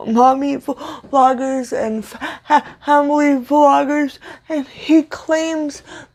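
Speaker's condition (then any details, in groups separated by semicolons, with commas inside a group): Cerebral palsy, severe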